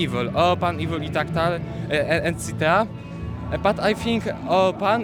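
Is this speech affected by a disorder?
No.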